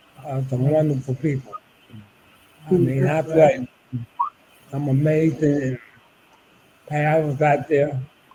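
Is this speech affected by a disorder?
Yes: ALS; about eight years since diagnosis.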